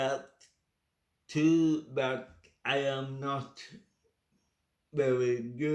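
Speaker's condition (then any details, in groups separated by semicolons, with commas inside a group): Cerebral palsy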